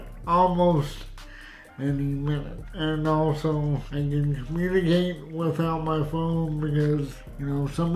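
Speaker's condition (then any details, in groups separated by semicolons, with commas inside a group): Cerebral palsy; spastic type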